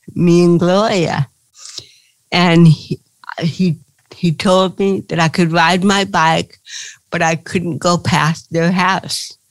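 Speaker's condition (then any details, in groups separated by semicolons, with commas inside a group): Cerebral palsy; since birth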